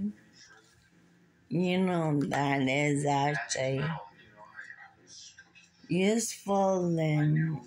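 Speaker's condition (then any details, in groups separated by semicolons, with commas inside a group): Muscular dystrophy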